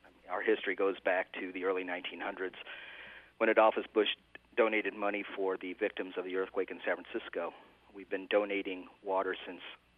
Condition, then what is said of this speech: None; typical speech.